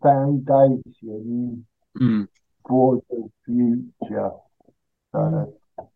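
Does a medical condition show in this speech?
Yes: cerebral palsy.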